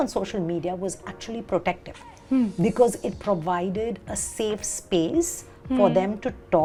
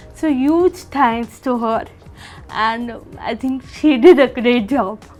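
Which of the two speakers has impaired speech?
The second: cerebral palsy; since early childhood, childhood physical and occupational therapy; about 22 years under developmental care.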